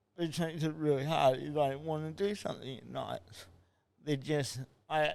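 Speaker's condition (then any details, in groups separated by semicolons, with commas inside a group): Cerebral palsy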